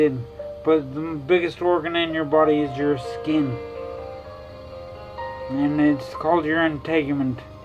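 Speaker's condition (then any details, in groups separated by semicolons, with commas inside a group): Traumatic brain injury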